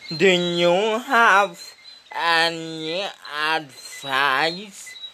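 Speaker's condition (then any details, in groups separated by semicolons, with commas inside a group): Speech impediment; no speech therapy yet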